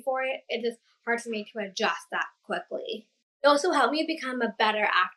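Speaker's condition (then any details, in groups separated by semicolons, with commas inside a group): Down syndrome; past speech therapy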